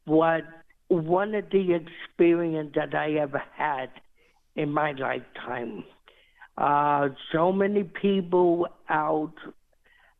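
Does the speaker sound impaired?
Yes: cerebral palsy; diagnosed at 6 months, never expected to walk, later learned to walk, ran New York City Marathon; walks independently, climbs stairs to top of Empire State Building.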